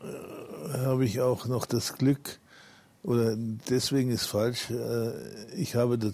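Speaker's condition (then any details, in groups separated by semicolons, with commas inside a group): Parkinson's disease; public for about 11 years, almost no tremor, feels symptom-free when well adjusted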